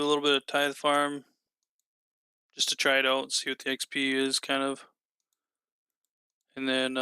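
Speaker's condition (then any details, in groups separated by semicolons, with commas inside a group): No condition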